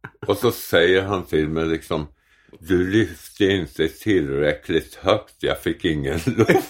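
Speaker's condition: Tongue cancer; constant sore feeling in mouth

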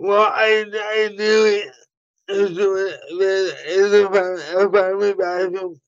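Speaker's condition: Cerebral palsy; pain up and down body

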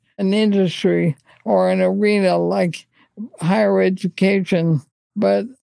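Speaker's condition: ALS; speech noticeably affected right away

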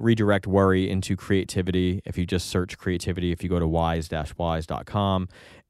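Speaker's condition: No condition

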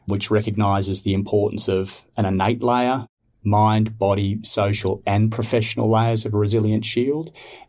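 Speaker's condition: No condition

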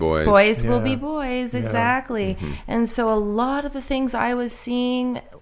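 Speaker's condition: No condition

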